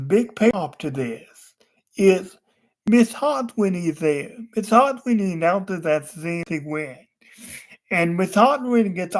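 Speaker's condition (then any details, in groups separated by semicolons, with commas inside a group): Cerebral palsy; wheelchair user, unable to walk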